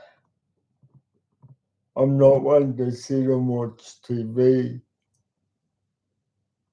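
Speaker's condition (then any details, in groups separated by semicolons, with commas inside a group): Cerebral palsy; talks slowly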